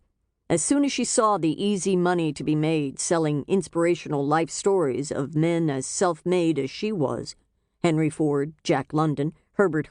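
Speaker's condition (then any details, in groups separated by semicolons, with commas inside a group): No condition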